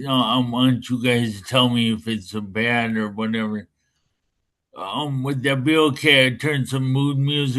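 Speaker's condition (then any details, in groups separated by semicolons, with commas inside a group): Brain injury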